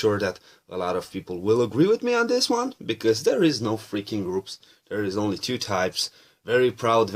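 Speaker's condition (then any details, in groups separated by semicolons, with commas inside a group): No condition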